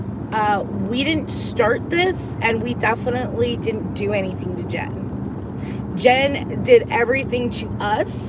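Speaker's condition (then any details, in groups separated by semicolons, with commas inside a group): No condition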